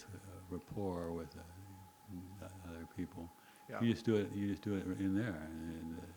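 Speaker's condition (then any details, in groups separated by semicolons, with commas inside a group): Parkinson's disease; long-standing; very quiet speech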